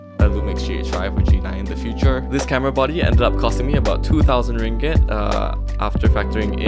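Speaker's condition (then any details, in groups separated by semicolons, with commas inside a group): No condition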